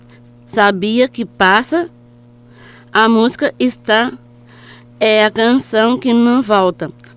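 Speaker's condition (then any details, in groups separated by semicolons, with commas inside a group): Down syndrome; reads own poem aloud, gives short answers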